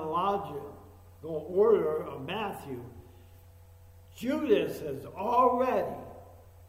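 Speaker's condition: ALS; ALS diagnosed this past spring

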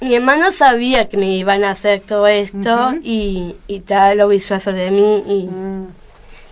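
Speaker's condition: Down syndrome; adult aged 32

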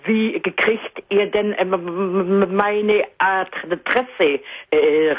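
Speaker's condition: Stuttering; stuttering noticed at age 10, lifelong, several therapies incl. breathing therapy from Holland, only partial improvement; age 61, still stutters, audible on call; not fluent, at worst only one word out in half a day; prolonged sounds, blocks

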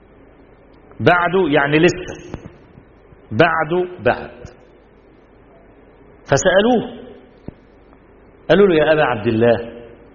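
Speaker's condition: No condition

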